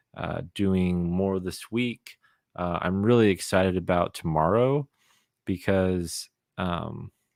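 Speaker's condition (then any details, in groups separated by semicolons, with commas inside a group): No condition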